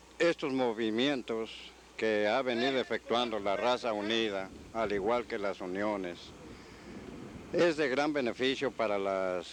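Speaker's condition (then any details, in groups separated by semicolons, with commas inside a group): No condition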